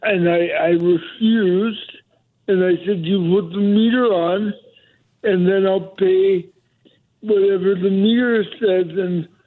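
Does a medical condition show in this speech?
Yes: cerebral palsy; able to walk and run until a couple of years ago, mobility declined since; speech impediment, voice more heightened when tense or nervous, can be heard as aggressive.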